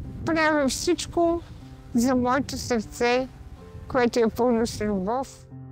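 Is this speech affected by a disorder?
Yes: spinal muscular atrophy; medication and muscle training, now lifts head.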